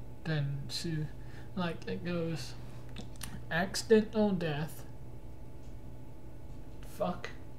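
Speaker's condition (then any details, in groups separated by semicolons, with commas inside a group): Cerebral palsy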